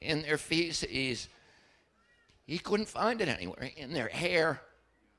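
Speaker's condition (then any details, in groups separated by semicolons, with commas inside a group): Spasmodic dystonia; apologizes to audience for voice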